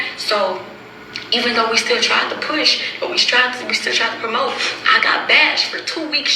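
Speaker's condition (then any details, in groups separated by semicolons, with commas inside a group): No condition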